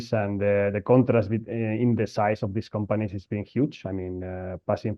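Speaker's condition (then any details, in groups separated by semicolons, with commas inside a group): No condition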